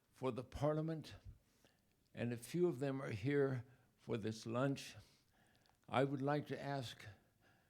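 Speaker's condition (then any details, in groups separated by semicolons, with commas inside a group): ALS; body weakening, 2 years since onset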